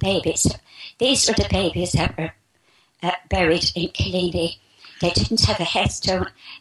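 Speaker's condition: Spasmodic dysphonia; about 3 years since onset

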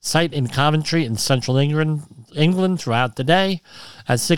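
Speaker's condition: Cleft lip and palate

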